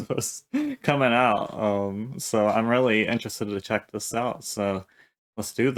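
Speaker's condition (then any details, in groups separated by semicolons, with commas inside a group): No condition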